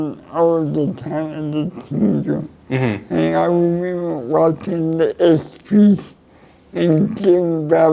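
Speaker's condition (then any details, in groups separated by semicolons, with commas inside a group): Cerebral palsy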